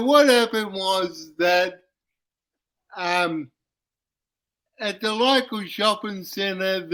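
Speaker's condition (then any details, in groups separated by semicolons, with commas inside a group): Cerebral palsy; uses wheelchair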